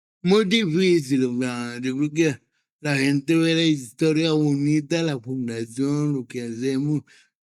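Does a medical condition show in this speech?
Yes: cerebral palsy.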